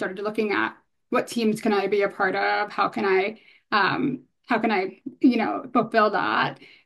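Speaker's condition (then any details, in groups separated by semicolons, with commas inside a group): Hearing loss, bilateral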